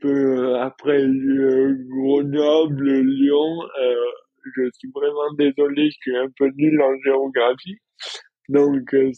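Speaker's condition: Dystonia; onset in childhood

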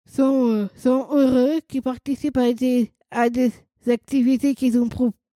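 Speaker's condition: Down syndrome, trisomy 21

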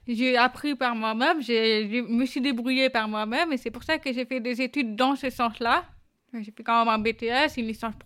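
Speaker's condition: Bilateral congenital deafness, bilateral, profound on one side

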